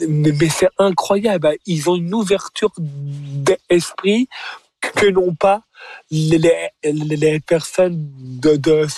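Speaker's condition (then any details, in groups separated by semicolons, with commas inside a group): Stuttering; described as just a speech disorder rather than a disability; stumbles over words during stand-up clip, voice left unedited; stumbles over words on stage; repeated sounds, repeated words, prolonged sounds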